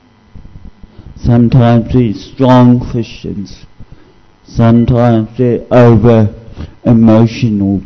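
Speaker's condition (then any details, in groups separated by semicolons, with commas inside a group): Cerebral palsy; discovered at age 2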